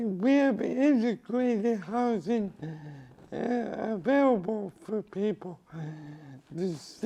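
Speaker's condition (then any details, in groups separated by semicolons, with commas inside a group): Cerebral palsy; from birth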